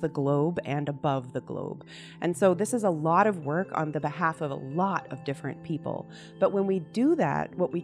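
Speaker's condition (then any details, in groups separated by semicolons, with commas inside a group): No condition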